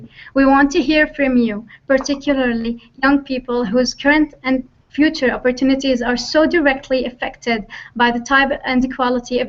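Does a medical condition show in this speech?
No.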